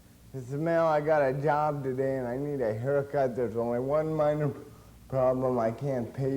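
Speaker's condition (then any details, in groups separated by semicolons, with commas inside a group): Cerebral palsy; since birth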